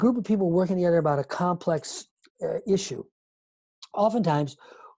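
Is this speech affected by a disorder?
No.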